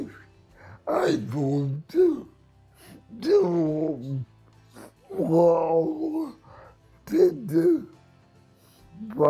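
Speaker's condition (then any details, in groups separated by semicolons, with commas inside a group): Athetoid cerebral palsy; athetoid type, spine curving; inadequate seating, needs custom molded seating; breathing trouble, poor swallowing, blended food, seating affects speech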